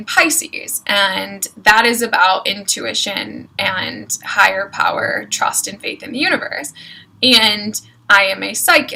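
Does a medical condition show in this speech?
No.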